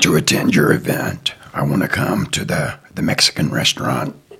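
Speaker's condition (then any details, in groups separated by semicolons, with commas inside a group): Partial laryngectomy for throat cancer; voice box tumor, biopsy confirmed, half of larynx removed, began with sudden voice loss; throat cancer survivor, after partial laryngectomy; voice sounds different from typical voices, strangers ask if sick, still understandable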